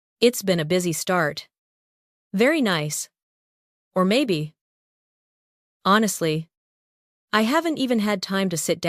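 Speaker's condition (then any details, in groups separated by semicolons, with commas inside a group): No condition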